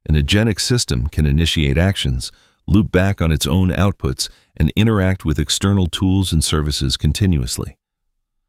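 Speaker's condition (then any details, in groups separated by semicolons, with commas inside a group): No condition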